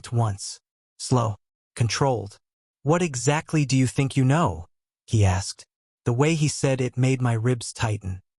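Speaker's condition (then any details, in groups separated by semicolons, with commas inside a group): No condition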